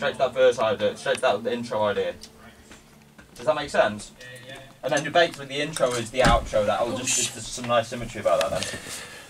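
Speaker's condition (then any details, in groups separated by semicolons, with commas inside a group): No condition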